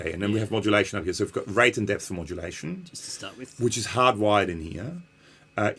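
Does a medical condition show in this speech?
No.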